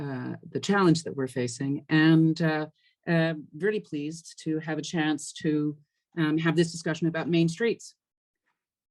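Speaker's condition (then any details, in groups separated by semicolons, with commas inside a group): No condition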